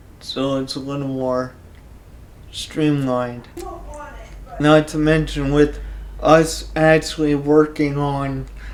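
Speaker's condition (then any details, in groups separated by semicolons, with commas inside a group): Cerebral palsy; only one hand usable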